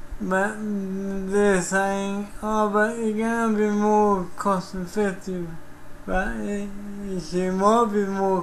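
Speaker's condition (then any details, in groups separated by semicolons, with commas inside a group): Cerebral palsy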